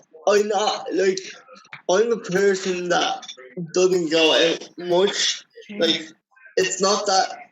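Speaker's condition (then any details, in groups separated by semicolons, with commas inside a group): Cerebral palsy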